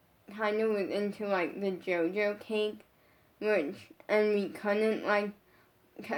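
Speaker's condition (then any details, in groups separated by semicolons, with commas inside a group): Brain injury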